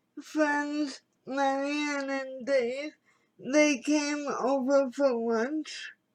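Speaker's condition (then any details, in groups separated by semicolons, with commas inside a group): Cerebral palsy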